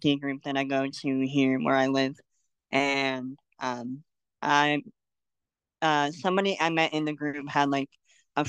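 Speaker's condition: Cleft lip and palate; congenital

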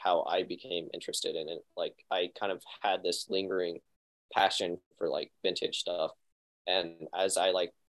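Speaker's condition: No condition

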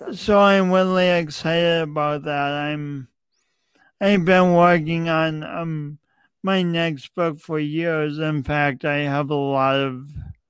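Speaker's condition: Cerebral palsy; speech impediment evident tonight

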